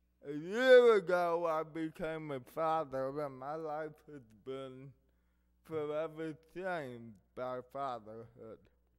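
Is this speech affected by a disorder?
Yes: cerebral palsy; affects hearing and speech.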